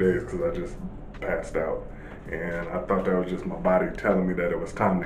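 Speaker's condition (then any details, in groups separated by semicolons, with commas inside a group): No condition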